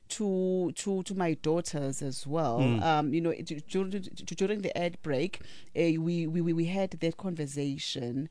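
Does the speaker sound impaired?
Yes: stuttering; stutter while speaking as radio show guest; self-described speech impediment, finds public speaking on platforms not always easy; here repeated sounds, repeated words.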